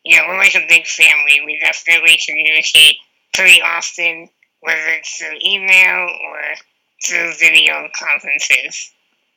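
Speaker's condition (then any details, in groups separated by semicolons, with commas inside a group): Spinal muscular atrophy; wheelchair user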